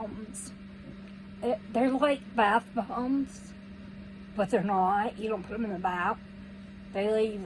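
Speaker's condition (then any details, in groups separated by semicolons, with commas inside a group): Cerebral palsy; needs crutches to walk, no teeth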